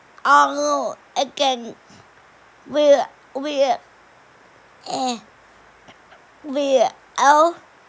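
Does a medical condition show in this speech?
Yes: cerebral palsy.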